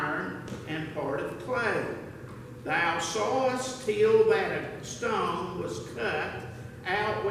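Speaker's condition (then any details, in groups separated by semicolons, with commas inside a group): No condition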